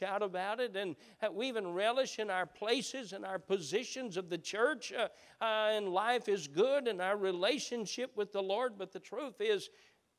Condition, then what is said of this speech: None; typical speech.